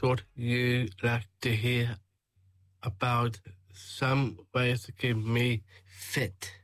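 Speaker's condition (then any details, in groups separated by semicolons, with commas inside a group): Down syndrome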